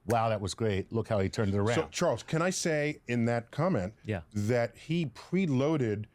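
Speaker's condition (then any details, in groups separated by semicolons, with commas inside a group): No condition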